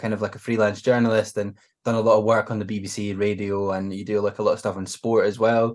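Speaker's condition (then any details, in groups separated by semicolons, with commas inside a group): No condition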